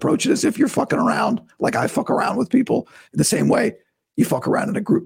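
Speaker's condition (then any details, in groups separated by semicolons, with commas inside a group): Vocal cord surgery recovery; best in two weeks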